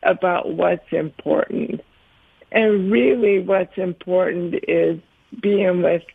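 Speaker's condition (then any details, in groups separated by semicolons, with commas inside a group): ALS; about 7 years since diagnosis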